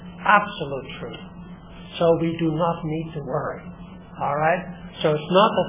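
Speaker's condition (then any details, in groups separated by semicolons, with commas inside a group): No condition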